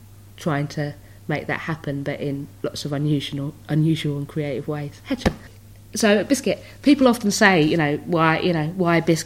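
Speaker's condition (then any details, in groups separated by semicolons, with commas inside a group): Tourette's syndrome, vocal tics including coprolalia; tics since age six, milder in childhood and adolescence, major impact from early twenties; some coprolalia, swearing a small share of involuntary words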